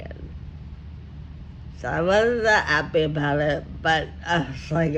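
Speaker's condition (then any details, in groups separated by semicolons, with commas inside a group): Friedreich ataxia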